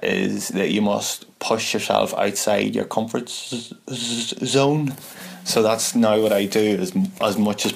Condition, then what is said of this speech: Stuttering. So hopefully my stuttery delivery here and there has not been too bad.